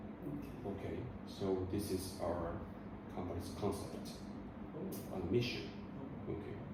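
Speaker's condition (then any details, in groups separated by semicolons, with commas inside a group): No condition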